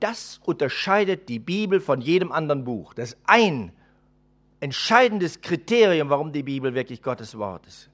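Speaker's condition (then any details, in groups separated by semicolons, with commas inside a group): No condition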